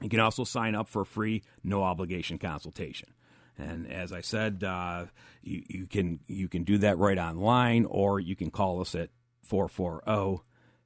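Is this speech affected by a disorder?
No.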